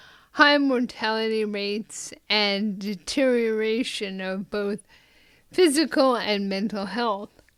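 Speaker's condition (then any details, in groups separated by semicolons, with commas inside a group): Myotonic dystrophy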